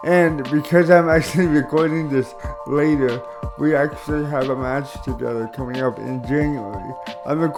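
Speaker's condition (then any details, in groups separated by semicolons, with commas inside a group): Cerebral palsy; caused by stroke at birth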